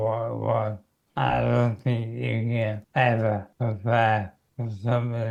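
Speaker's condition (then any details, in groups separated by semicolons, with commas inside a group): Motor neurone disease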